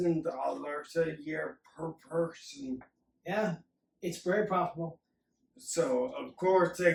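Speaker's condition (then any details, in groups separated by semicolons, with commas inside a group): Acquired and hereditary ataxia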